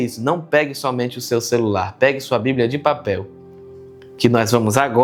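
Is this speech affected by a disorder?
No.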